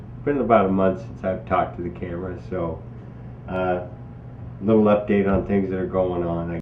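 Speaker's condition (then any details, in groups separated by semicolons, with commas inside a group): ALS; onset in arms; about a year since diagnosis, very weak, reduced lung capacity; worsening speech, speech device, choking, thin liquids hard, excess saliva, breathless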